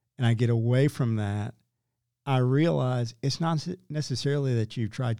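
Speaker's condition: No condition

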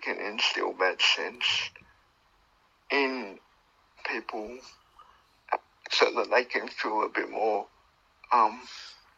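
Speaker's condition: Cerebral palsy; wheelchair user, much difficulty with motor function

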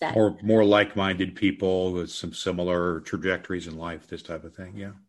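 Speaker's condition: No condition

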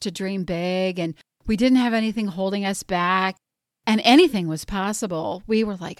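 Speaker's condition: No condition

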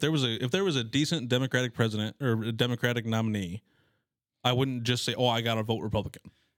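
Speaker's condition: No condition

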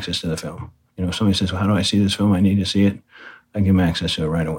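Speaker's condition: Parkinson's disease; more as symptoms worsen

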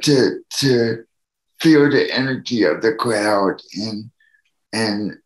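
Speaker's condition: Cerebral palsy; needs help from others

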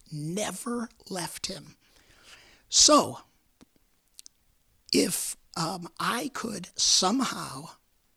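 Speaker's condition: Repeated vocal cord surgery; cancer three times

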